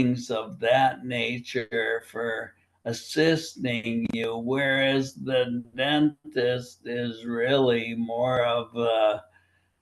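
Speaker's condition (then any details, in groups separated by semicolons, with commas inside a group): Primary lateral sclerosis, bulbar onset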